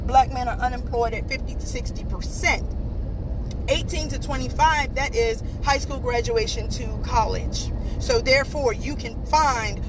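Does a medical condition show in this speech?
No.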